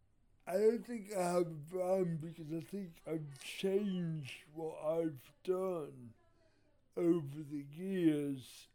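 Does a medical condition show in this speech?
Yes: cerebral palsy; wheelchair user.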